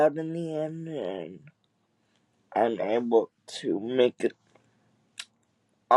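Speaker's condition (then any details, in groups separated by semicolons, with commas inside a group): Cerebral palsy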